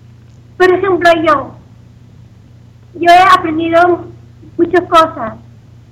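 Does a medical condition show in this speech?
Yes: Down syndrome; self-described good language.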